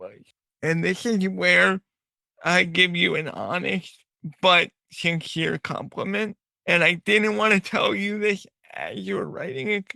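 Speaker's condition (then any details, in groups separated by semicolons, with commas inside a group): Cerebral palsy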